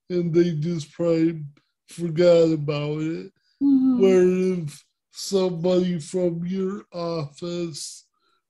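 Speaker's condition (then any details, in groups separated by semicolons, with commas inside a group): Cerebral palsy; speech impairment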